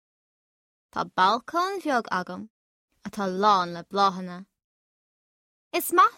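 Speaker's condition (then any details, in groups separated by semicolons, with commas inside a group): No condition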